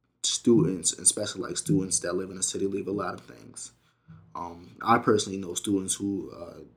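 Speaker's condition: No condition

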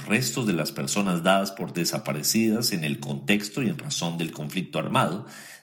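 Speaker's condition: No condition

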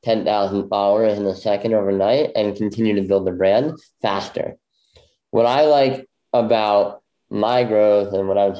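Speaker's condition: Bilateral cleft lip; congenital bilateral

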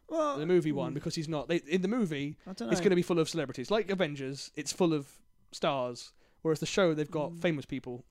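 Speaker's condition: No condition

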